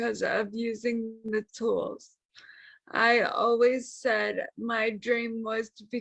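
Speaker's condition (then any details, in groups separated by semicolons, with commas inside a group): Traumatic brain injury; about 12 years after injury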